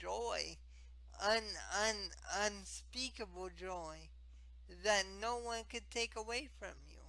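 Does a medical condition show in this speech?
Yes: spastic cerebral palsy.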